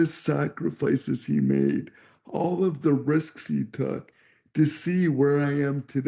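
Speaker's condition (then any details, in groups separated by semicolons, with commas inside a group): Cerebral palsy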